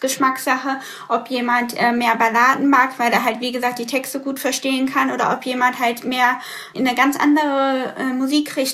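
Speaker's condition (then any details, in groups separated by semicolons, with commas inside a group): Deafness with cochlear implants; congenital mild hearing loss found at two, progressive, hearing aids ineffective, then cochlear implants, right side; hears only with cochlear implants, relies on subtitles, reads song lyrics to follow music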